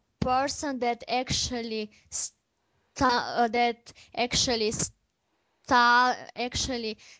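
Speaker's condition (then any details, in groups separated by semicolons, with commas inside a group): Stuttering; onset at age 4, voice changed suddenly about half year before onset, speech therapy three times without change; stutters for over 20 years, still stutters; stuttering with repeated phrases and part-words, self-corrections; repeated sounds, prolonged sounds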